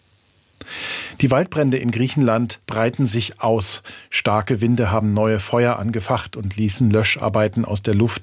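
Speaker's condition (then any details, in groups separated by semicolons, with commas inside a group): No condition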